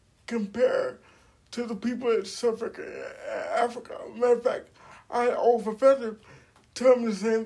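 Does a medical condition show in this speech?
Yes: cerebral palsy; uses wheelchair, age 42.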